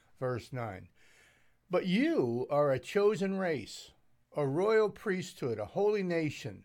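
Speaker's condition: No condition

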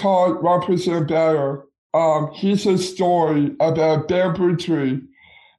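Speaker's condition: Down syndrome

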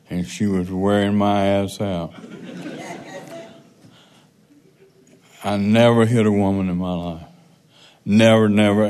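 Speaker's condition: Parkinson's

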